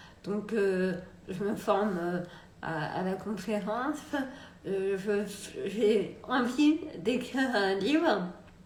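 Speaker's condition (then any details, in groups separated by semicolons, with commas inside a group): Multiple sclerosis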